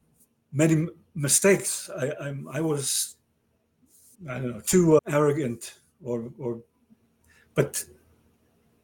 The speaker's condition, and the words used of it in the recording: Aphasia. This is what you told me, you said this to me, and I ramble kind of off track a little bit with this.